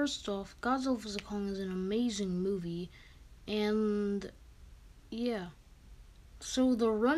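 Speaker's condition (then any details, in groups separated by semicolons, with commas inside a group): No condition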